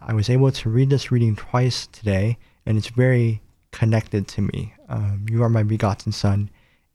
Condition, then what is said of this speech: Cleft palate. And, and it's something I like take for granted sometimes, but just to be able to speak is something I'm very grateful for.